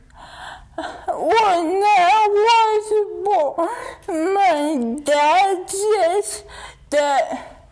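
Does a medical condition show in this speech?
Yes: dystonia; brain damage sometimes in basal ganglia, lost control over body, nervous system affected, wheelchair user, hands affected; physical, occupational, speech therapy, therapeutic recreation at CRIT, Teletón USA, about 8 years, tires after therapy; takes deep breath and relaxes when tense to gain control, calms before able to speak.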